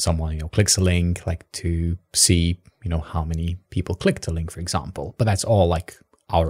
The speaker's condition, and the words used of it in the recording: None; typical speech.